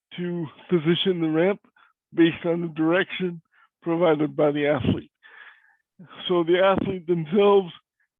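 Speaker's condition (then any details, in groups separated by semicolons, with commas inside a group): Cerebral palsy; cannot walk; voice is different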